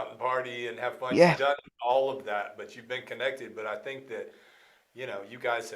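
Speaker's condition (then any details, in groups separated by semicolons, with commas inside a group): No condition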